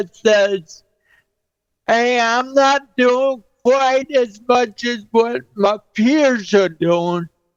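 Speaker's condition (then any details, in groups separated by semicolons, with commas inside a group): Cerebral palsy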